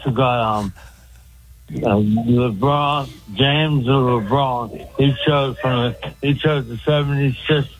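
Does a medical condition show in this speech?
Yes: speech impediment; cause unclear, stabbed by girlfriend and hit on head with ashtray years ago; calling in by phone, loud background noise on line; host says cannot hear caller on phone.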